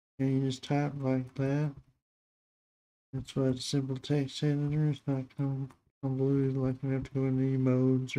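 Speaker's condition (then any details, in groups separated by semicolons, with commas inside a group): Parkinson's disease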